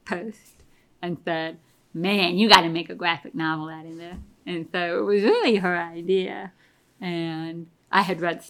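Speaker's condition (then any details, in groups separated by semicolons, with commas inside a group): Deafness; relies on hearing aids and lip reading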